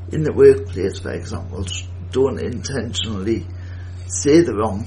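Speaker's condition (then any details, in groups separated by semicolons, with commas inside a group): Cerebral palsy; first wheelchair fundraised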